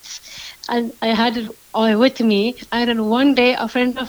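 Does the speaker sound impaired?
Yes: Down syndrome.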